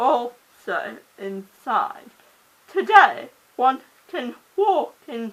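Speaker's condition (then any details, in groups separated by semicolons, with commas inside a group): Cerebral palsy; oxygen starvation at birth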